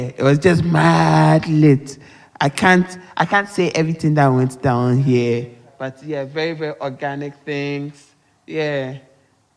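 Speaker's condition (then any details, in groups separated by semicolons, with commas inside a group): No condition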